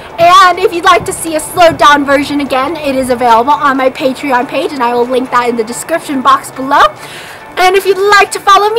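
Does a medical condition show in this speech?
No.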